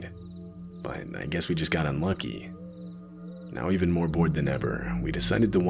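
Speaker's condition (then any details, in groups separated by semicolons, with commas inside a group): No condition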